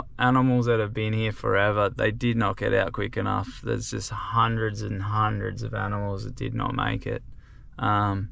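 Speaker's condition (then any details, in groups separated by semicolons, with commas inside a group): No condition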